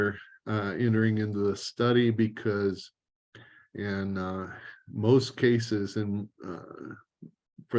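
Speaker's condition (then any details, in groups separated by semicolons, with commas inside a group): No condition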